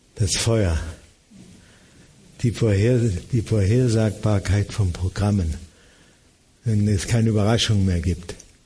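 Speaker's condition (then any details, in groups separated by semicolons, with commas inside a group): Parkinson's disease; almost daily falls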